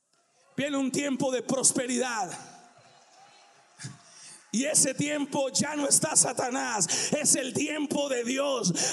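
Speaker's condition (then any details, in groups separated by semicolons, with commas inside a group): No condition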